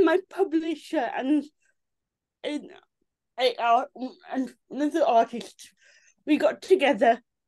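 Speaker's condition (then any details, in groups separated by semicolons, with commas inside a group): Cerebral palsy; from birth, affects limbs and neck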